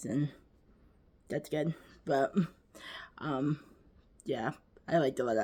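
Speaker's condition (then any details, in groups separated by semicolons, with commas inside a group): Cerebral palsy, quadriplegic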